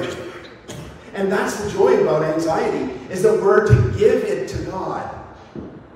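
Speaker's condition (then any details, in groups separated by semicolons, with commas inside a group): No condition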